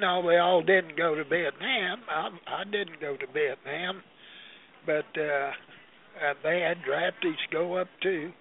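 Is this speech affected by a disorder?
Yes: Parkinson's disease; Parkinson's for quite some time, tremor, trouble with fine hand work as watchmaker; shivering, partly from disease, partly from cold.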